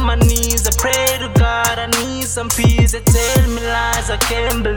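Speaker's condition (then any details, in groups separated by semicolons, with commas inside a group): No condition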